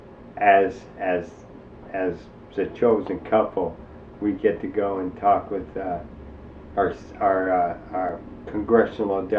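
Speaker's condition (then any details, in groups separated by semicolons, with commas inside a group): ALS; onset in arms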